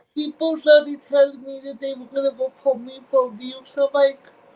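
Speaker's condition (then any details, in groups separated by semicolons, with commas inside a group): Cerebral palsy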